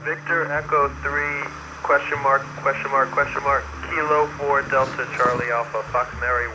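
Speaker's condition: No condition

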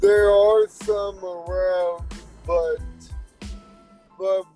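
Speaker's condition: Cerebral palsy

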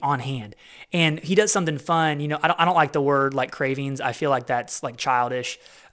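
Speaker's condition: No condition

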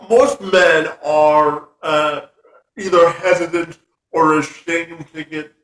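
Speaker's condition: Cerebral palsy; severe cerebral palsy

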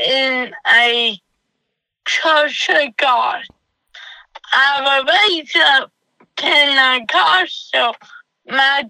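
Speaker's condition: Cerebral palsy; doctor told mother of diagnosis

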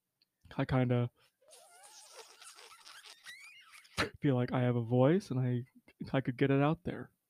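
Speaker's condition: Stutter; stutter since earliest speech, cause unknown, school speech therapy until about fifth grade, then stopped; no current therapy; stutter present, likened to a D&D streamer's stutter; blocks

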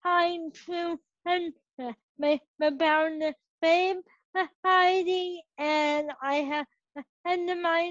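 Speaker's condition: Cerebral palsy; present from birth; age 21

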